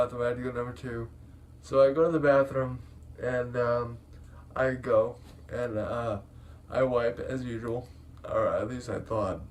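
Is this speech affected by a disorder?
Yes: cerebral palsy; able to speak.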